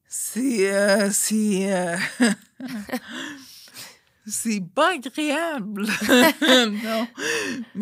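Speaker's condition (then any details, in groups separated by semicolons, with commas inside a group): Friedreich's ataxia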